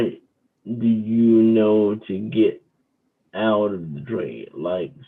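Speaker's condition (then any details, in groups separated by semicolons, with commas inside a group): Cerebral palsy; wheelchair user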